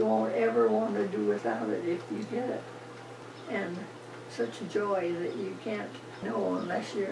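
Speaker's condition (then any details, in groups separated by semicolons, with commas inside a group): Multiple sclerosis; many years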